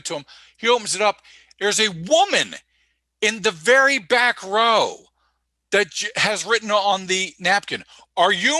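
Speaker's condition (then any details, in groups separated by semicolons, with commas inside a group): No condition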